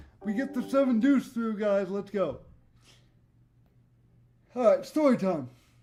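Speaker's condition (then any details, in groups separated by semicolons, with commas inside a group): Cerebral palsy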